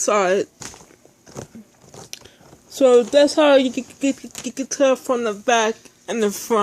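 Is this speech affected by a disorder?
Yes: speech impairment.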